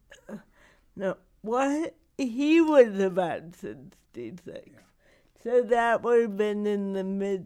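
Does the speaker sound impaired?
Yes: cerebral palsy; wears down with age.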